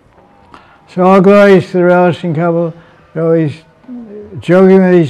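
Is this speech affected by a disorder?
Yes: deafness; fluent spoken lecture, reads translations aloud, relies on audience feedback for volume.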